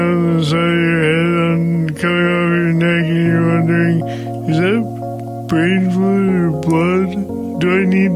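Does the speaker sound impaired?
Yes: Parkinson's disease; deep brain stimulation surgery, severe dyskinesia before surgery, worse with adrenaline or focus, symptoms fluctuate.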